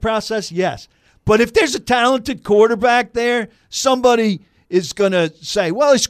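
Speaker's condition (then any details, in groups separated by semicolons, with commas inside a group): No condition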